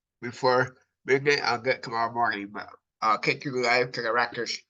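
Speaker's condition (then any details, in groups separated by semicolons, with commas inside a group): Cerebral palsy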